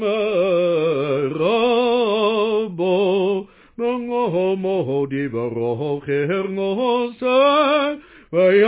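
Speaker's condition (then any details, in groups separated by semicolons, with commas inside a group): No condition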